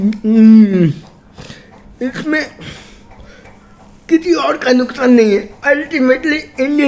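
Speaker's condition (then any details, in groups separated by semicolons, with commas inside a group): Cerebral palsy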